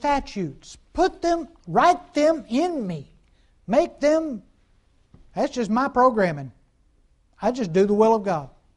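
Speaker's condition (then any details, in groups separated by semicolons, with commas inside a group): No condition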